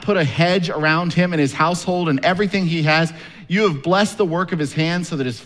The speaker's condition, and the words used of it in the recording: None; typical speech.